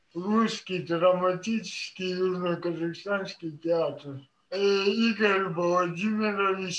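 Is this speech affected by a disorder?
Yes: cerebral palsy.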